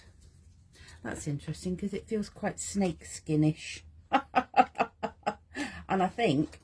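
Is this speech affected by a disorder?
No.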